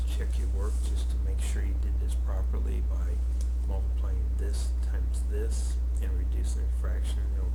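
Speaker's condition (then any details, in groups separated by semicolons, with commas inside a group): No condition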